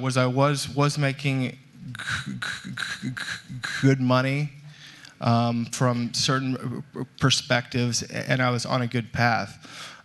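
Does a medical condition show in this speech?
Yes: stuttering; stutter since childhood; still stutters, speaks publicly on stage; stutter noticeable to listeners when speaking; here repeated words, prolonged sounds, blocks.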